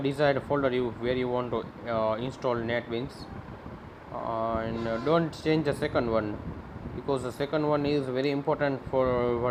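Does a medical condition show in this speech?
No.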